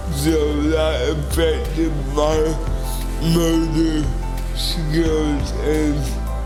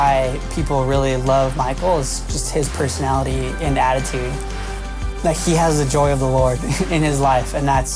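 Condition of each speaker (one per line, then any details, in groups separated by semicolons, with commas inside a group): Cerebral palsy; from birth; diagnosed around age 14
No condition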